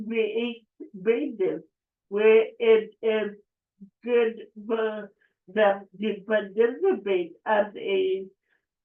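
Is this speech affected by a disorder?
Yes: cerebral palsy; affects speech.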